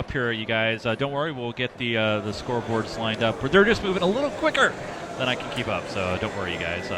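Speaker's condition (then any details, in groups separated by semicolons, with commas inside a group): No condition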